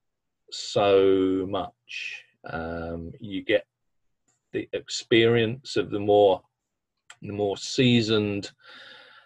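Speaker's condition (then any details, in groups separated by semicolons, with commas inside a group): Stammering; stammered over 40 odd years; recovering stammerer, uses a means of control, ongoing Starfish Project support, 15 years Toastmasters training; occasional stammers and stumbles, completely manageable, effortless speech, not fully fluent; prolonged sounds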